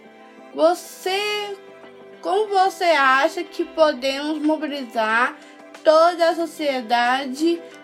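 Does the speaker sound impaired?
Yes: Down syndrome; trisomy 21, congenital, childhood therapies, private lessons, extra support at school and university.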